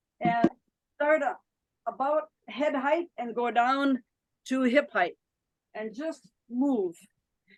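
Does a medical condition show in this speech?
No.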